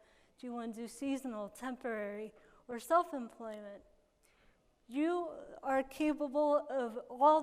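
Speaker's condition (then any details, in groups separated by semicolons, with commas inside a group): Cerebral palsy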